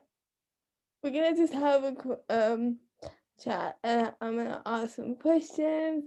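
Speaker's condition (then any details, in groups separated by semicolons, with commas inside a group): Cerebral palsy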